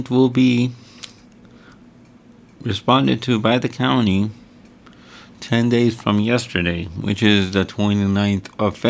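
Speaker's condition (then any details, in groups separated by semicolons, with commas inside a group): Cerebral palsy; wheelchair user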